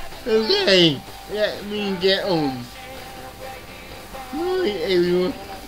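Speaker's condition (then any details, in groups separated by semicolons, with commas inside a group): Cerebral palsy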